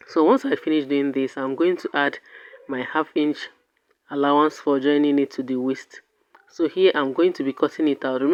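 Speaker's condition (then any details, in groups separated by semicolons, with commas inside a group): No condition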